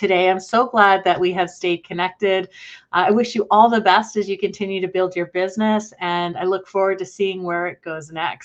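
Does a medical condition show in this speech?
No.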